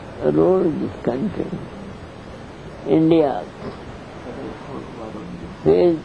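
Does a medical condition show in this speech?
Yes: deafness; cannot hear audience questions.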